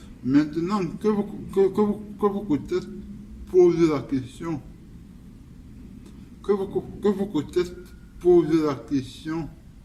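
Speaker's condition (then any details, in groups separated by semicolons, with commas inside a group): Cerebral palsy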